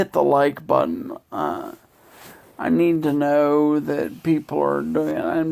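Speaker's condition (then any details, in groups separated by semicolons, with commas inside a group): Multiple sclerosis; tremors; speech worsening, often cannot hold conversations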